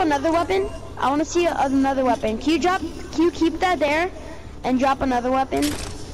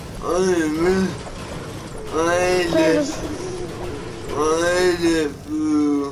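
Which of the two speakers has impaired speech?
The second: cerebral palsy; one hand affected; atypical speech.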